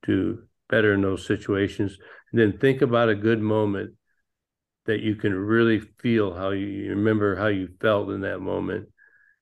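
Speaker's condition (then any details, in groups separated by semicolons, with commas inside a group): Parkinson's disease; man nearly 66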